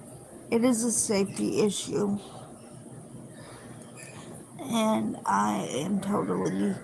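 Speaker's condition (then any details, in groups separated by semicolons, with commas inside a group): Cerebral palsy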